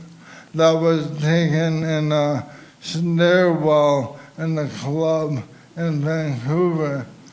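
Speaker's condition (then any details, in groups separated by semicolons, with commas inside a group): ALS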